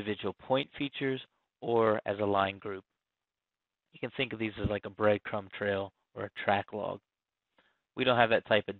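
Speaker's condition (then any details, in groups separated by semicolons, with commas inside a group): No condition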